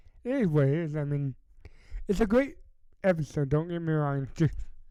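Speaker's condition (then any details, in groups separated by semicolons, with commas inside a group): Cerebral palsy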